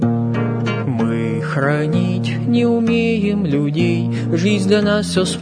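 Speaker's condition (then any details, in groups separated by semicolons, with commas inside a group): No condition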